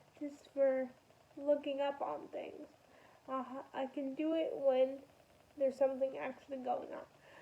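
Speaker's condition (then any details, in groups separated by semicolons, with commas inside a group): Spastic quadriplegic cerebral palsy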